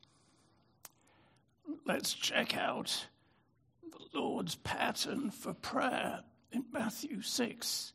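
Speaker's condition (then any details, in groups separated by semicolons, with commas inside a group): Spasmodic dystonia; affected voice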